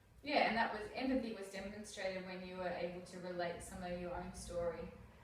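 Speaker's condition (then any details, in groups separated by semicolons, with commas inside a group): No condition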